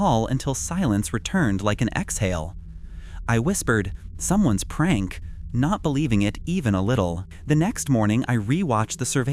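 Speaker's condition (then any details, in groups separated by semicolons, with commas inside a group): No condition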